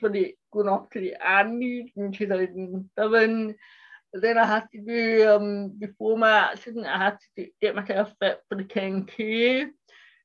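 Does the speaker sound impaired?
Yes: cerebral palsy; left side affected, walking and dexterity difficulties, profoundly deaf, tightens easily, riding for disabled 15 years; accident injuries four years ago, painful leg, struggles walking, on medication, no longer breathless; speech impairment.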